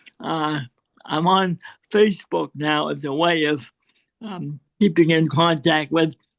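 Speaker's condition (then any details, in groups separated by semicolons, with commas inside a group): Cerebral palsy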